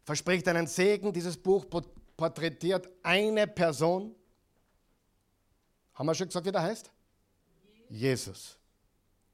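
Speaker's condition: No condition

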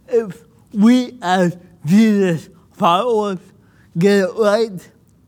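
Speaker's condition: Cerebral palsy; childhood physical

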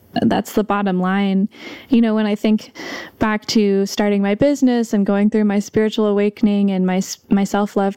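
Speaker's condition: No condition

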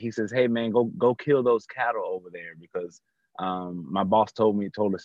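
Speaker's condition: No condition

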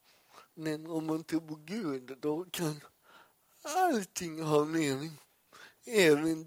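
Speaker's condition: Cerebral palsy; legs move involuntarily

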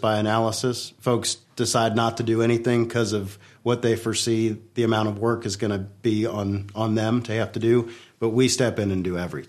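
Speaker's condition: No condition

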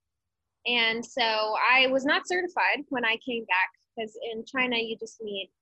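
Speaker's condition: No condition

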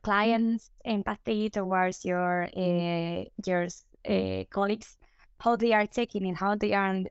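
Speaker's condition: No condition

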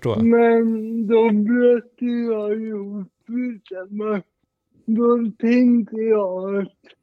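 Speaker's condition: Cerebral palsy, mild

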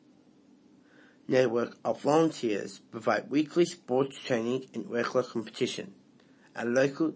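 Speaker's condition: Down syndrome; intellectual disability

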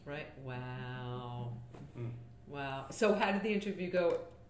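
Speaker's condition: No condition

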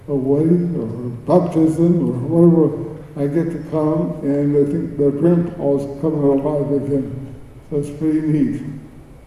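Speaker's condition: Cerebral palsy; speech

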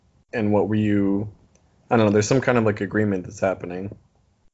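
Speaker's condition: No condition

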